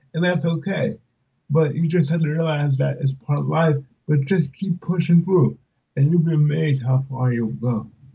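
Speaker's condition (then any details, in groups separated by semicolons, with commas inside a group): Cerebral palsy; speech affected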